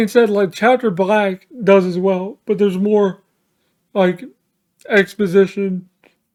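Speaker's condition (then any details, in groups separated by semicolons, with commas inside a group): Cerebral palsy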